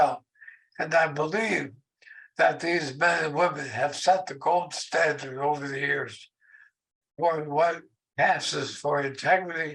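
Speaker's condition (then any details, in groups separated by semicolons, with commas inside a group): ALS; aggressive progression; very weak voice, shortened speech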